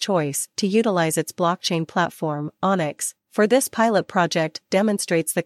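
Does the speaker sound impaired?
No.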